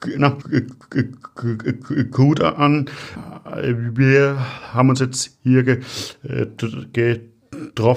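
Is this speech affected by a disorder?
Yes: stuttering; developmental, lifelong, possibly inherited, father stuttered, brother fluent, logopedic speech therapy, constant since second grade; frequent word and part-word repetitions, many fillers Äh, broken-off words; here repeated sounds, prolonged sounds, blocks.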